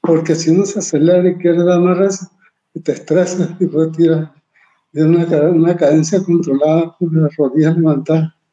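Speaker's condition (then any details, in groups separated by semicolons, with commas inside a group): Parkinson's disease; onset around age 29, 23 years since onset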